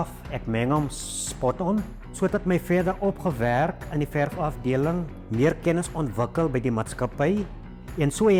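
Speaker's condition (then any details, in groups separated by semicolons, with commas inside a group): No condition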